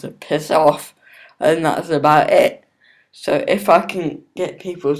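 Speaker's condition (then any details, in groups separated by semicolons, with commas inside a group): Cerebral palsy; not fully independent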